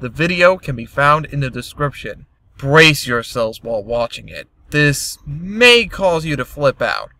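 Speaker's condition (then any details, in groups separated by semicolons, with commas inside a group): No condition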